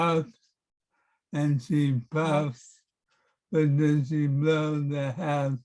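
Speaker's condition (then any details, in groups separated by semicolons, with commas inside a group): Parkinson's; affects handwriting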